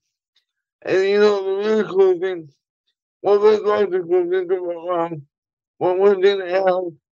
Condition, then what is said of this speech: Cerebral palsy. I have CP. It affects my motor skills and my voice once in a while.